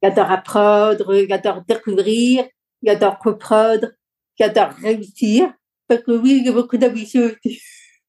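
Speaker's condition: Deaf from birth, congenital

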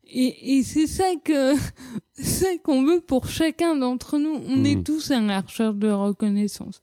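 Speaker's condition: Cerebral palsy; childhood speech

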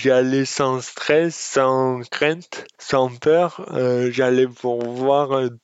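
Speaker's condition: Dystonia; congenital

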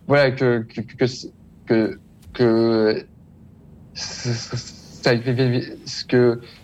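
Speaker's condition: Stuttering; stuttering of neurological origin, not due to stress or shyness, described by interviewer as fairly strong; still stutters, accepts it, sees no way to change it; describes stuttering generally as blocks, repetitions, sometimes associated movements, accentuated by certain factors; repeated sounds, repeated words, prolonged sounds, blocks

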